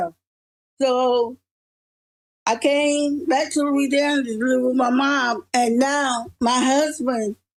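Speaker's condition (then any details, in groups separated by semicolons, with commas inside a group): Cerebral palsy; present from birth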